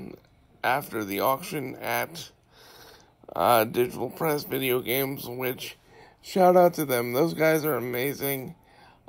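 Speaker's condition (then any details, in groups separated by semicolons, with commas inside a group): Cerebral palsy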